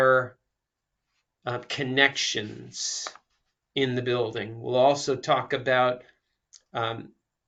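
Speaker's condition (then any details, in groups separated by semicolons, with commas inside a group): No condition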